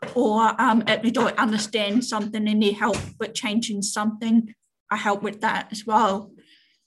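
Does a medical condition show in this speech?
Yes: deafness; cochlear implant with audio cable for Zoom and team meetings, relay officer and Auslan interpreter for phone calls.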